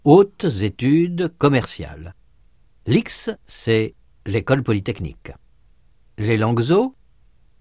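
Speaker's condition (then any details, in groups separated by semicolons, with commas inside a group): No condition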